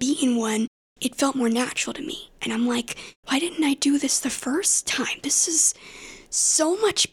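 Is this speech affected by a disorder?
No.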